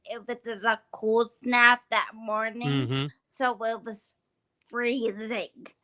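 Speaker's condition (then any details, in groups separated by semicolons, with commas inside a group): Brain injury from boulder; hit by boulder, multiple brain surgeries, uses wheelchair; about 10 years since injury, initial coma, ongoing therapy; initially unintelligible, improved with practice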